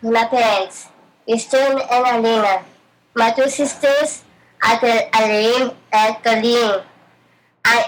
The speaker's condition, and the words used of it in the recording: Down syndrome. Even before joining Special Olympics, I had my regular speech therapy sessions.